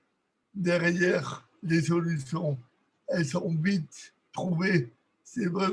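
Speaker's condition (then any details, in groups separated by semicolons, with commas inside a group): Cerebral palsy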